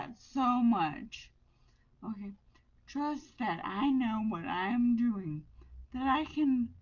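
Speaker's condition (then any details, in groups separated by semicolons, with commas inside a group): Brain injury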